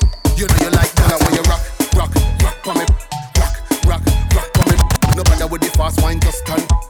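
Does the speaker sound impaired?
No.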